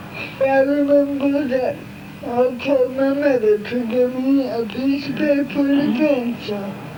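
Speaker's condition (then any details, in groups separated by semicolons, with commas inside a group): Cerebral palsy; halting voice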